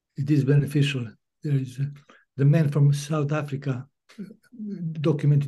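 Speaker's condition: Parkinson's disease; some symptoms reversed

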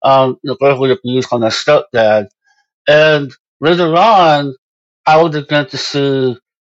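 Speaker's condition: Moebius syndrome; congenital

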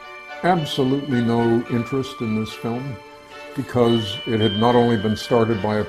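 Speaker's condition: No condition

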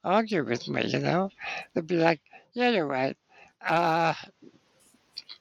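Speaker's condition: Spinal muscular atrophy; lifelong wheelchair use

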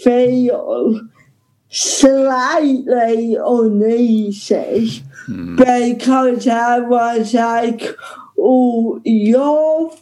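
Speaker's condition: Ataxic cerebral palsy; stuck during delivery

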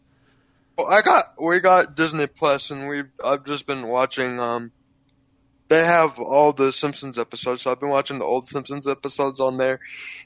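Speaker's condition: Cerebral palsy; physical only, present from birth, born prematurely

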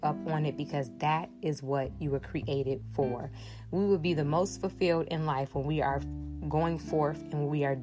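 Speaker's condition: No condition

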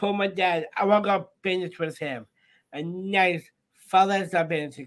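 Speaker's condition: Down syndrome

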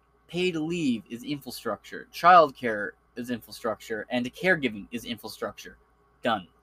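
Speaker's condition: No condition

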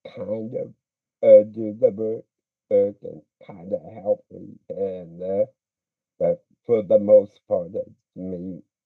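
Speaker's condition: Speech impediment; weaker-looking muscles in childhood

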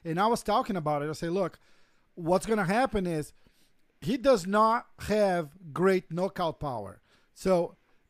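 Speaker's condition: No condition

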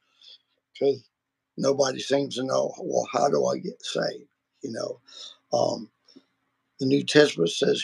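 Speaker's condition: Vocal cord surgery; multiple vocal cord surgeries

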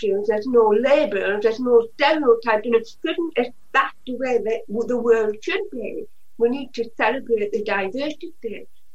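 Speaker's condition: Usher syndrome (deafblindness), profoundly deaf since birth; genetic, progressive, profoundly deaf from birth, tunnel vision noticed at age 9, cochlear implants after 30 years; 5% vision in both eyes, uses cane, hears via cochlear implants, sometimes removes them

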